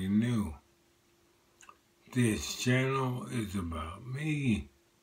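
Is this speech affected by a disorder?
Yes: multiple sclerosis.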